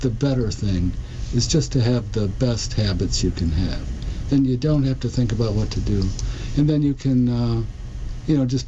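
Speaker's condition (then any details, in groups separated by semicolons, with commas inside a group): Parkinson's disease; walking no longer automatic, must guide steps very consciously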